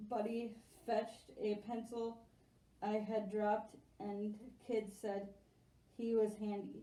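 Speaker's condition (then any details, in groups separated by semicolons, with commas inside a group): Spastic quadriplegic cerebral palsy; spastic quadriplegic, from birth, not degenerative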